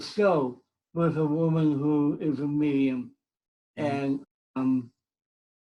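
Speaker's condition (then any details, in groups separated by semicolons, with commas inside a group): Cerebral palsy; from birth; speech impediment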